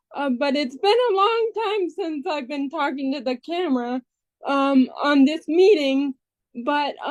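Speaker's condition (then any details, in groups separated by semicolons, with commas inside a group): Cerebral palsy; speech progress over almost two years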